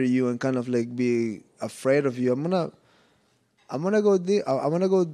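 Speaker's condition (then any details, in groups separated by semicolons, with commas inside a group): No condition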